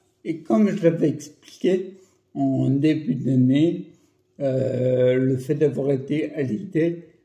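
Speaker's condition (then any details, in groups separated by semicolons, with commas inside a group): Primary progressive multiple sclerosis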